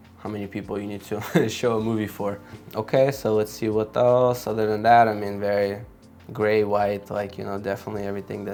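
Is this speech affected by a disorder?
No.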